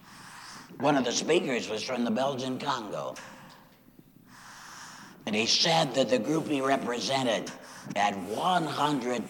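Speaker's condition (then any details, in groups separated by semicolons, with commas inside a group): Laryngectomy after throat cancer; likened to kazoo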